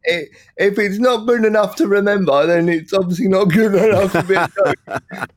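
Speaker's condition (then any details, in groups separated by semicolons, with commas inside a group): Cerebral palsy; no real speech impediment except when drunk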